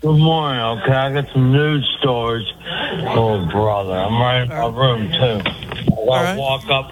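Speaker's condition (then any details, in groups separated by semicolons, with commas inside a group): Speech impediment; calling in by phone, loud background noise; hard to hear on phone, host asks caller to get closer to phone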